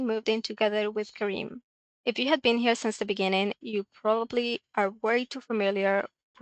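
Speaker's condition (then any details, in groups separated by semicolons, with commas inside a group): No condition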